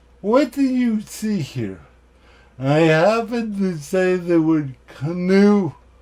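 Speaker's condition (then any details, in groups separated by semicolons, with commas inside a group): Cerebral palsy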